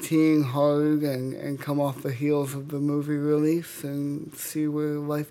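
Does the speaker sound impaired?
Yes: cerebral palsy; congenital, entire left side affected, left eye, foot and hand; speech affected.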